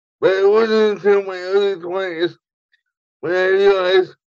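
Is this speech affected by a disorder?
Yes: cerebral palsy; voice affected once in a while, talks funny sometimes, mental capability unaffected.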